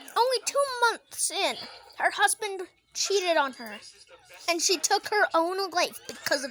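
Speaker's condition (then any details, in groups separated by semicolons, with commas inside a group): No condition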